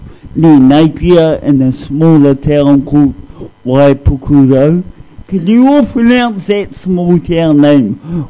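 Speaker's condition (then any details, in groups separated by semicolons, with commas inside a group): Cerebral palsy; discovered at age 2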